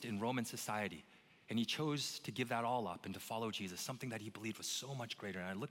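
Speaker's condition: No condition

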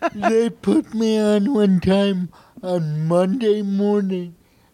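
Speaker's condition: Cerebral palsy; no medication

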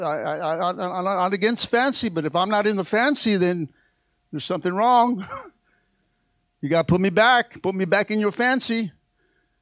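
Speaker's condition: No condition

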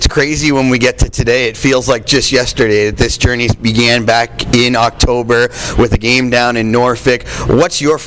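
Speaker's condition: No condition

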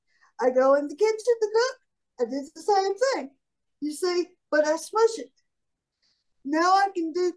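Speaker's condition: Cerebral palsy; highly mobile

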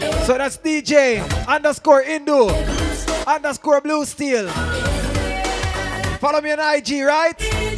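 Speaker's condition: No condition

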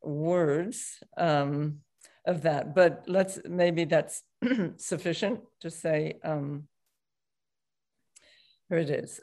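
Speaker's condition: No condition

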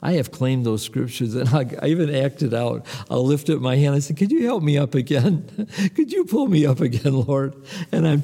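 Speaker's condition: No condition

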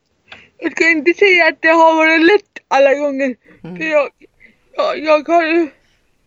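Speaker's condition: Cerebral palsy, severe

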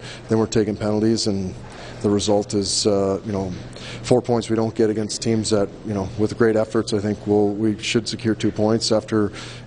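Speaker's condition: No condition

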